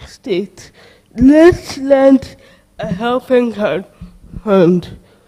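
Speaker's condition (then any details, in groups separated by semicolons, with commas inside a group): Cerebral palsy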